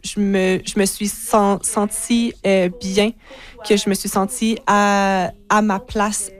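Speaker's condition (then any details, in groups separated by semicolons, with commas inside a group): Stuttering; stuttering since age 6; repeated sounds, repeated words, prolonged sounds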